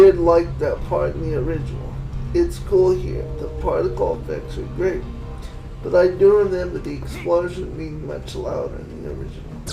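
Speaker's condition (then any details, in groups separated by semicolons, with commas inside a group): Cerebral palsy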